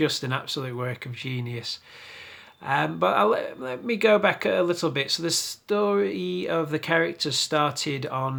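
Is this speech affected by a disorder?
No.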